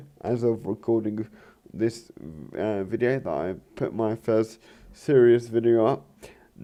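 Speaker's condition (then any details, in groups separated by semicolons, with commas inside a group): Cerebral palsy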